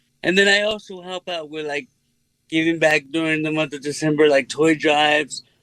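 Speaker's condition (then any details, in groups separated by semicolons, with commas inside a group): Cerebral palsy; speech unaffected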